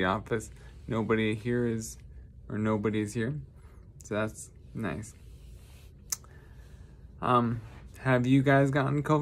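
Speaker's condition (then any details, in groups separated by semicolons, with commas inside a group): Traumatic brain injury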